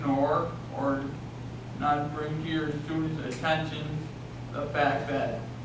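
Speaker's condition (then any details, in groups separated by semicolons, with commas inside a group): Traumatic brain injury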